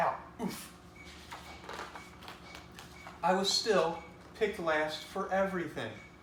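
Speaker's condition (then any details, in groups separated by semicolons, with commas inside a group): No condition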